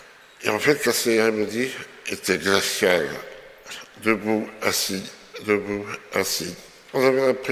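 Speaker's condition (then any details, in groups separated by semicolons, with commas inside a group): Myopathy; progressive loss of all limbs, muscle weakness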